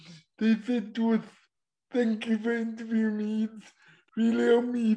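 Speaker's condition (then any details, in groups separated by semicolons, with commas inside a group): Cerebral palsy; voice described as unusual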